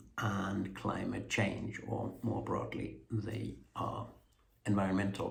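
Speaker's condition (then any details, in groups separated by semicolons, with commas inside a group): No condition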